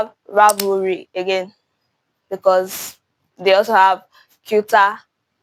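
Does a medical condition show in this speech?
No.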